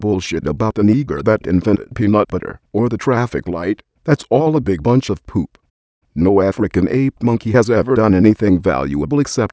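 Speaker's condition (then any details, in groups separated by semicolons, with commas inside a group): No condition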